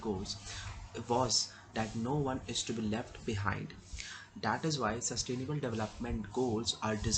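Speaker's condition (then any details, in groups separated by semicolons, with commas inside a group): No condition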